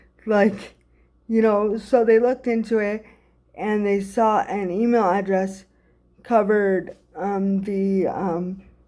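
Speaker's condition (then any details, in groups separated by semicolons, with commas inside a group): Cerebral palsy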